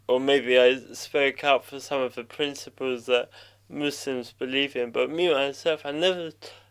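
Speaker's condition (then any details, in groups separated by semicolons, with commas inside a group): Cerebral palsy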